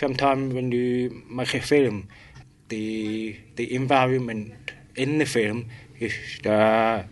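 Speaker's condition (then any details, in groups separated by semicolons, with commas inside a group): Profoundly deaf; congenital profound deafness, born profoundly deaf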